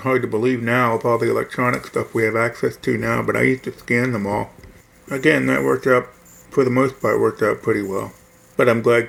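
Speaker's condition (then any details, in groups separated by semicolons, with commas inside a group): Hearing loss; hears much more speech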